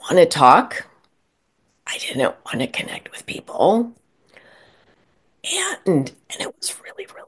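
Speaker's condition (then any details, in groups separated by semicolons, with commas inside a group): Spasmodic dysphonia; neurological voice disorder, Vocal cord spasms seen on nasal scope, onset at speaking panel, cause unclear; voice dried then lost, vowels hard, at worst inaudible, hard to talk and breathe, long whispering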